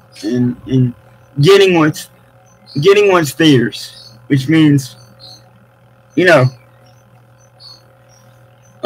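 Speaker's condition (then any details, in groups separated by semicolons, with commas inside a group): Cerebral palsy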